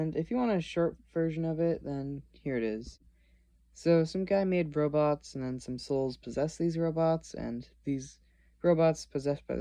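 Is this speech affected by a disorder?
No.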